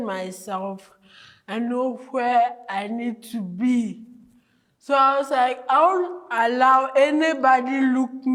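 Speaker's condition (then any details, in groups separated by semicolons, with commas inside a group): Cerebral palsy; from birth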